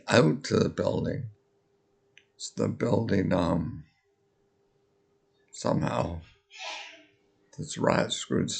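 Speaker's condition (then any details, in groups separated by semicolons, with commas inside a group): Multiple sclerosis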